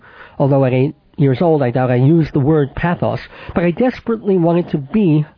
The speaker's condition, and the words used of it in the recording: Cleft palate. And I don't have an especially nasal voice, but then again, no one's going to confuse me with Chuck Scarborough.